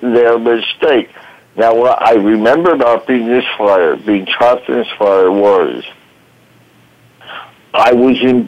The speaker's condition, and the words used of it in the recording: Tracheostomy. I knew I had a voice challenge.